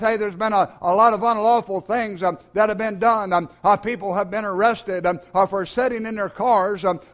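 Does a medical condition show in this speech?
No.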